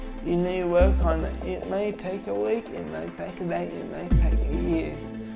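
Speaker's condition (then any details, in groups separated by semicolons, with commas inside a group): Cerebral palsy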